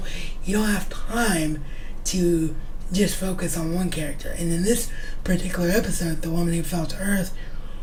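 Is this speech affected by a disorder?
Yes: cerebral palsy; wheelchair bound.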